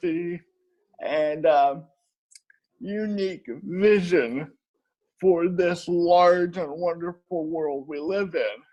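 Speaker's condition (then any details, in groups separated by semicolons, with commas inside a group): Cerebral palsy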